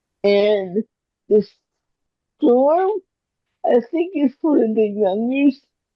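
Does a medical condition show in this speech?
Yes: cerebral palsy.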